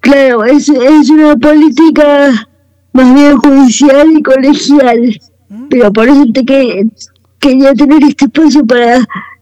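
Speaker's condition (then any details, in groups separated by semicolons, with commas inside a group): Cerebral palsy; wheelchair user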